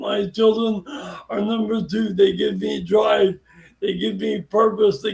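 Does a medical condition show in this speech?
Yes: brain injury; once one word per breath, relearned breathing, speech improved.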